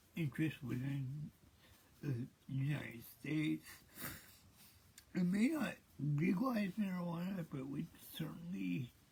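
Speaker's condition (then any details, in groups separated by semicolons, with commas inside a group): Cerebral palsy; present since birth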